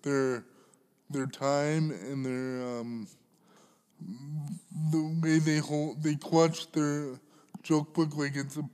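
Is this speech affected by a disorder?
Yes: cerebral palsy; smokes a lot of cannabis.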